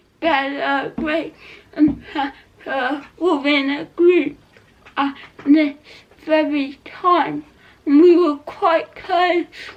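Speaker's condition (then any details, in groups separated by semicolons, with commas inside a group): Cerebral palsy; not quadriplegic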